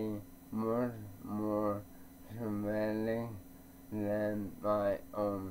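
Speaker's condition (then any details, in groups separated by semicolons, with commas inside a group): ALS; bulbar onset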